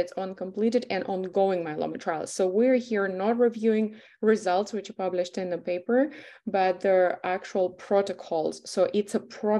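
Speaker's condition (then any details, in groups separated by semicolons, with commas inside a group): No condition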